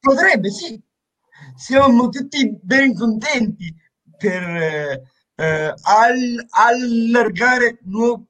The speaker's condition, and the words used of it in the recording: Stuttering. Abbiamo bisogno proprio di continuare a lavorare sulle, eh, sul, sulla voce così possiamo essere più lisci quando eh, eh, dobbiamo ehm, provare il il nostro copione